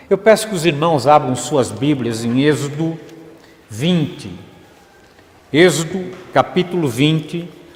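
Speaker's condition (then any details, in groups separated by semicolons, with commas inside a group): No condition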